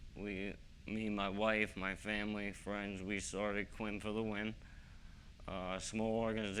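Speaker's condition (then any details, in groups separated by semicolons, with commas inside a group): ALS; young-adult onset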